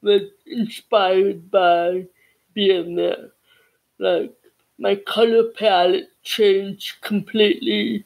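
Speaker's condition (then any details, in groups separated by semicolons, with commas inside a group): Cerebral palsy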